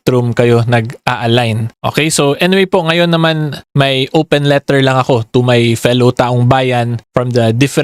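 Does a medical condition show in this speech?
No.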